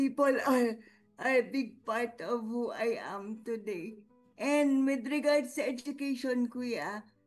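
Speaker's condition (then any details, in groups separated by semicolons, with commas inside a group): Cerebral palsy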